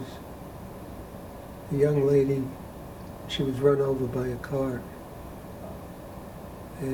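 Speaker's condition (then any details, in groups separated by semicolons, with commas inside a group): Parkinson's disease; very poor memory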